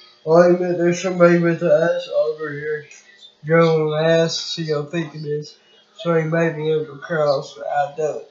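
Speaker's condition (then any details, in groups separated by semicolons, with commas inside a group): Cerebral palsy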